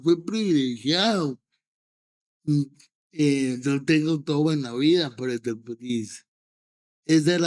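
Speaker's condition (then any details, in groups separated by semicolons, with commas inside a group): Cerebral palsy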